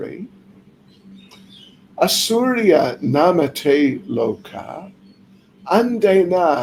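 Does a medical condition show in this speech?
No.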